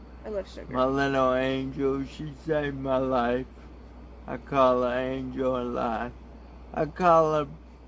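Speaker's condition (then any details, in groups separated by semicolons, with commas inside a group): Cerebral palsy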